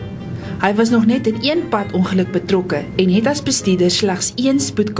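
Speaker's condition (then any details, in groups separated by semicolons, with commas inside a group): No condition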